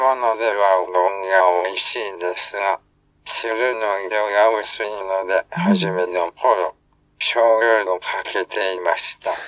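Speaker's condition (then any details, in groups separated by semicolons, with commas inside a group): ALS, speech-generating device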